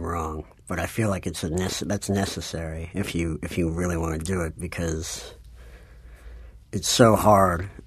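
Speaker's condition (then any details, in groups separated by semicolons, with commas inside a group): Cleft palate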